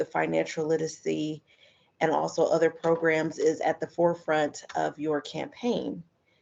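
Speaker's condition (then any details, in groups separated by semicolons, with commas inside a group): No condition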